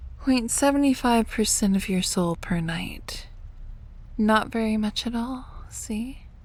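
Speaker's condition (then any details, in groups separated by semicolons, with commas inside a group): No condition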